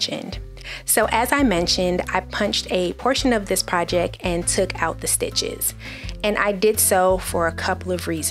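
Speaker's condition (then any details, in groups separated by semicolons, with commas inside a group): No condition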